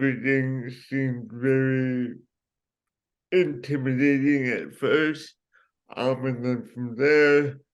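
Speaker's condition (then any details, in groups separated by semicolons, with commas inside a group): Cerebral palsy; from birth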